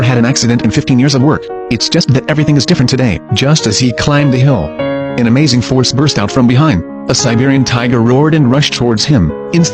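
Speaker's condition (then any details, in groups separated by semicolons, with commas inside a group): No condition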